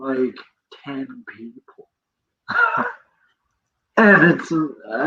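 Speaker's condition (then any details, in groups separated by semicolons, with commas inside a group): Cerebral palsy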